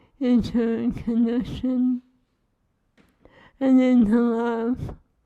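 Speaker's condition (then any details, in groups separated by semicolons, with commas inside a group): ALS; feeding device implanted after losing ability to eat; 7 years; cannot eat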